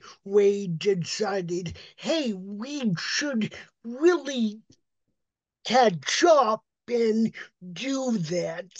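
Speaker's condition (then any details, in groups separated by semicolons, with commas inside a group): Cerebral palsy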